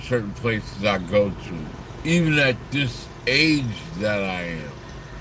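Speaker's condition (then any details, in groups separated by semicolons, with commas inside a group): Slurred speech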